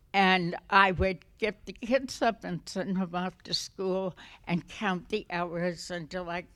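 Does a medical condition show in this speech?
Yes: essential tremor; voice affected, may be hard to understand.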